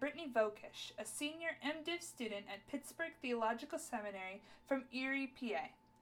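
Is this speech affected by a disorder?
No.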